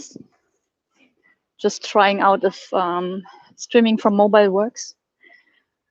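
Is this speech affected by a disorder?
No.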